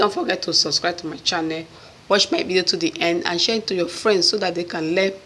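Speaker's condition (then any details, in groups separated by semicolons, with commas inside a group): No condition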